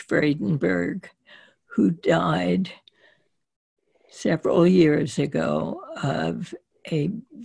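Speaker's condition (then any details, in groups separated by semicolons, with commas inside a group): Spasmodic dysphonia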